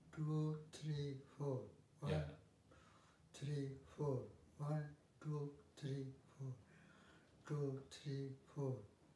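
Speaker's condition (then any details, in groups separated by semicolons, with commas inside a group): Parkinson's disease; high-dose thiamine, mucuna for L-dopa, no carbidopa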